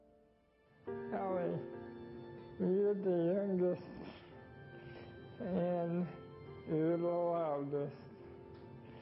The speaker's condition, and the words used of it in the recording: ALS (motor neuron disease). He's tough to understand his voice because he was diagnosed with ALS, Lou Gehrig's disease.